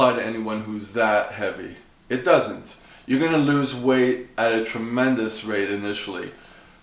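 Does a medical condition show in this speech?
No.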